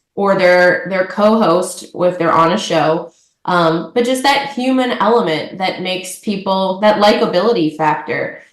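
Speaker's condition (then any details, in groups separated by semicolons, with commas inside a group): No condition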